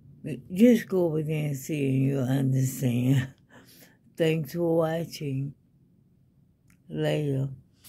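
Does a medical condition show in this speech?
Yes: ALS.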